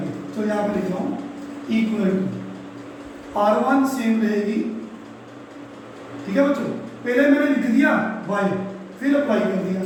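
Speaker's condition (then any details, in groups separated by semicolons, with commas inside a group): No condition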